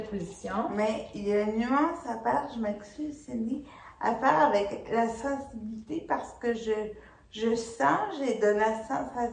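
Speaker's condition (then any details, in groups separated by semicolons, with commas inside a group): Cerebral palsy; since birth, shoulders, legs, coordination affected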